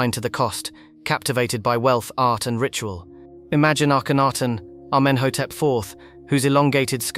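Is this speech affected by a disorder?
No.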